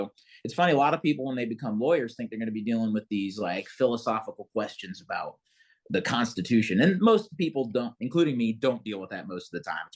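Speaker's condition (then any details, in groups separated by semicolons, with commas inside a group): No condition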